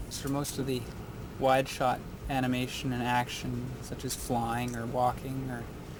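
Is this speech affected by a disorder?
No.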